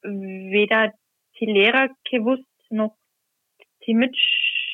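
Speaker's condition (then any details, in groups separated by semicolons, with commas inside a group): Stuttering; covert stuttering, first consciously noticed around age 10, hidden until age 21; no longer hiding stuttering, regularly reads Gospel and Epistle aloud in church as lector; reading aloud not stutter-free, anticipates hard words, formerly hid stutter with filler words and word swapping; blocks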